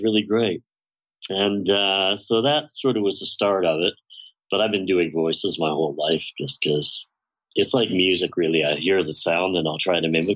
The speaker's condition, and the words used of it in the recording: Cleft palate. So I'm facially disfigured. I'm vocally distorted.